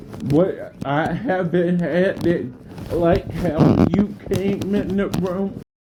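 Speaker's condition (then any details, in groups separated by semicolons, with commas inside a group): Cerebral degeneration and ataxia; seriously disabled, in hospital care, receiving medication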